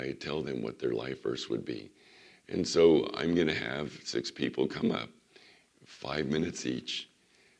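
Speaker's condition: Vocal cord surgery recovery; recovering from vocal cord surgery, resting voice, recent cold and coughing set recovery back; voice not ready for full message, doctor limits teaching to 10-15 minutes

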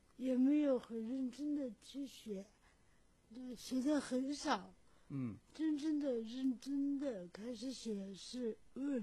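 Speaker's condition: Cerebral palsy; unclear articulation, self-described in own poem

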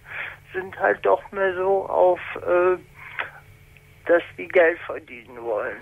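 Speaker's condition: Spastic paralysis since birth; mainly in hands, writing or holding full glass looks drunk to outsiders

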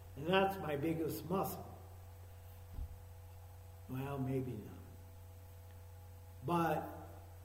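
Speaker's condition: ALS; ALS diagnosed this past spring

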